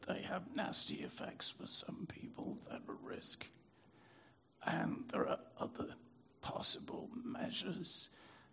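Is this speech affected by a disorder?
Yes: spasmodic dysphonia; spastic dysphonia, spasmodic dystonia subtype.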